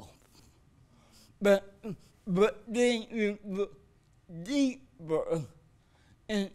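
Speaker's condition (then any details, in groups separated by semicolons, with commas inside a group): Cerebral palsy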